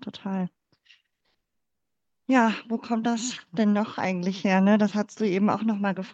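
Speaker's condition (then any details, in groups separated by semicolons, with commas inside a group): Cleft palate; congenital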